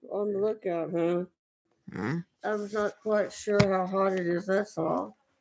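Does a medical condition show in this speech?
Yes: cerebral palsy.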